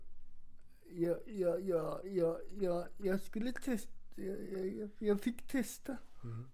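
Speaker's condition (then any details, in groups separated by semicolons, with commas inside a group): Cerebral palsy; wheelchair user, has two wheelchairs, once walked ten kilometres in one day without wheelchair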